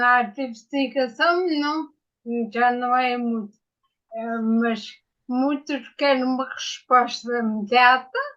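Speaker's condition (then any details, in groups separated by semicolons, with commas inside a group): Ataxia after brain injury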